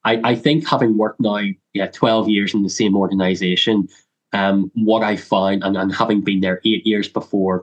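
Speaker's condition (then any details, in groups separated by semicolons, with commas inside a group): Cleft lip and palate; congenital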